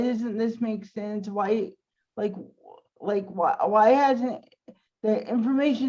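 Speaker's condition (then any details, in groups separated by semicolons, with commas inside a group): Cerebral palsy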